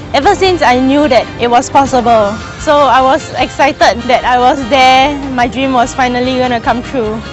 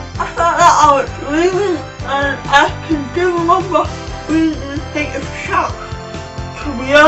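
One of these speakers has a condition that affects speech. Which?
The second: cerebral palsy; from birth, profoundly deaf.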